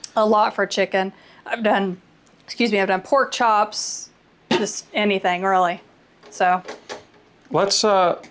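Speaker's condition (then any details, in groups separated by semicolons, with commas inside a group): No condition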